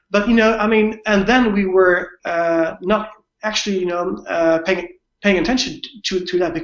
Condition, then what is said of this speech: Stuttering. So, but in my case, I guess it's really primarily cluttering because